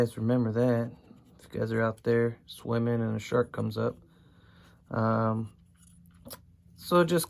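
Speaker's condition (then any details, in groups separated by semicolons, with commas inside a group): No condition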